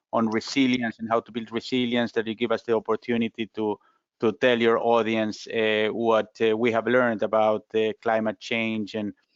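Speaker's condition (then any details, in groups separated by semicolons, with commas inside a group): No condition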